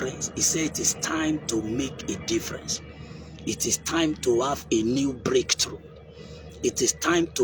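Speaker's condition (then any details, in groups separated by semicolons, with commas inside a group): No condition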